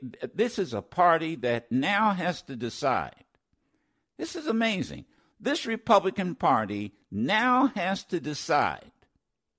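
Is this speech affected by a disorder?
No.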